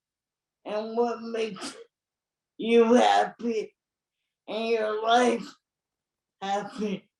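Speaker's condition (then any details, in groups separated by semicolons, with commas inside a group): Cerebral palsy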